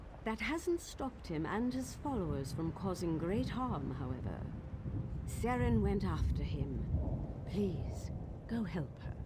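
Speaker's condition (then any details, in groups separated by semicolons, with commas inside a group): No condition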